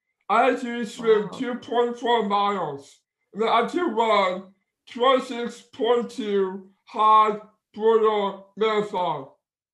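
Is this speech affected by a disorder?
Yes: Down syndrome.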